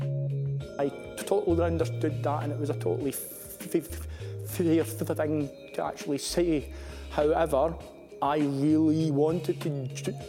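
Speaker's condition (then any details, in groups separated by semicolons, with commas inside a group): Stammer; stammer since at least young infantry recruit age, noticed by recruiting sergeant; stammer noticeable to listeners; repeated sounds, prolonged sounds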